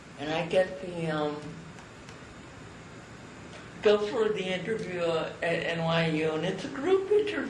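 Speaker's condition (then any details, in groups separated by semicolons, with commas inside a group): Cerebral palsy; from birth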